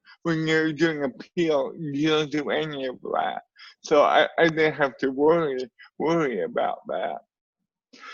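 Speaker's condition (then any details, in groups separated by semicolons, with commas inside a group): Cerebral palsy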